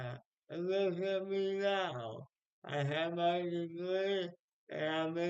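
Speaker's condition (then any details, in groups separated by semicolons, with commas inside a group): Speech impairment after birth surgery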